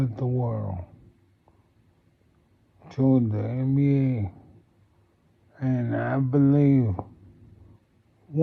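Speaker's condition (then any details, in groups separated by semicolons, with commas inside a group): Multiple sclerosis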